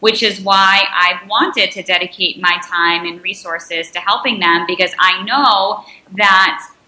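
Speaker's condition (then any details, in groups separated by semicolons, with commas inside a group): No condition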